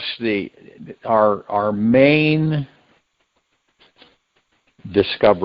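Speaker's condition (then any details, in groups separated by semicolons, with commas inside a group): No condition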